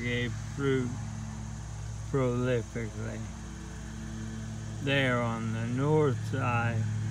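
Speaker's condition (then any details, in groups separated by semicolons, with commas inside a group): ALS; voice noticeably changed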